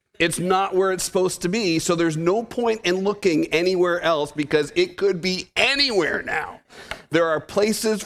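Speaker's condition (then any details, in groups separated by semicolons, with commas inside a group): No condition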